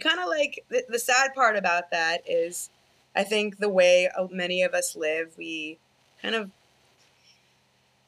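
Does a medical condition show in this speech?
No.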